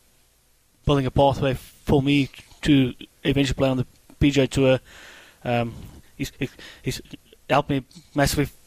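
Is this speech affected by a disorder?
Yes: stutter; childhood onset after rat poison ingestion and near-fatal hospitalization, Dr. Bird, Blank Center: genetic, incurable; adult, stuttering over 20-25 years, learned four years ago not curable; severe in childhood, withdrew socially, avoided telephone and public speaking; here repeated sounds, blocks.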